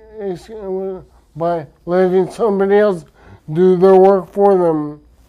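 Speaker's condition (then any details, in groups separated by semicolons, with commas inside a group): Traumatic brain injury; speech affected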